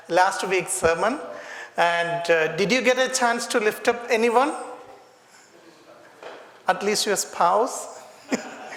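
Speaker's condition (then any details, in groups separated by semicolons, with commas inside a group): No condition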